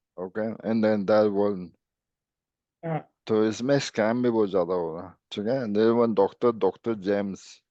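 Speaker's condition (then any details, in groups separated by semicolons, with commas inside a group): ALS; about six years with condition; speech improved a little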